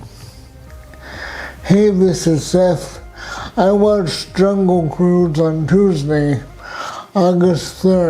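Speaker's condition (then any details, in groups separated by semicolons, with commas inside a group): Cerebral palsy, severe; spastic type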